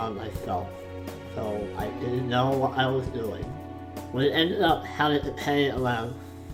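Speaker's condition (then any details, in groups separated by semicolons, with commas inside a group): Facial palsy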